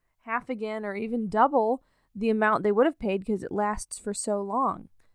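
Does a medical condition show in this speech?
No.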